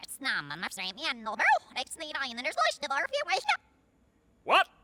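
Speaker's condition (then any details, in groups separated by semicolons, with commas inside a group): No condition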